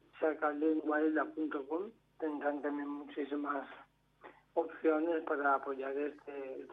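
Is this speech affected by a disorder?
Yes: amyotrophic lateral sclerosis; amyotrophic lateral sclerosis diagnosed about 2 years ago, progressive, neurodegenerative, no treatment, took part in trial.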